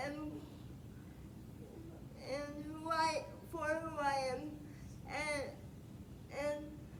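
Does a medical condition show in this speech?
Yes: spastic quadriplegic cerebral palsy.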